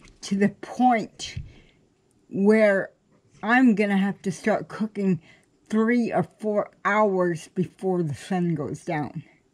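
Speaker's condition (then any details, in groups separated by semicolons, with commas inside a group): Cerebral palsy; affects standing and balance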